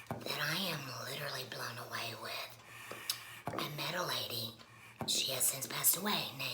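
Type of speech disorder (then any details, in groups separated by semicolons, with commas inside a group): Speech with a voice prosthesis; laryngectomy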